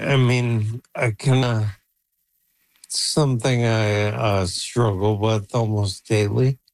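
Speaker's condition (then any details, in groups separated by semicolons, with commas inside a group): ALS; began with left leg freezing, age 48, Neuralink N1 implant 3 months, controls computers; voice banked with 11 Labs AI, plans Neuralink-driven computer speech once unable to talk; voice audibly declining, expects to lose ability to speak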